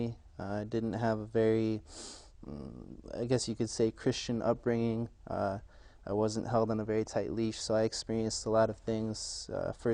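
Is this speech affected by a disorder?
No.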